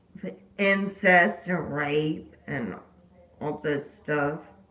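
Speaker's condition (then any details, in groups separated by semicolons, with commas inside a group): Disability causing slurred speech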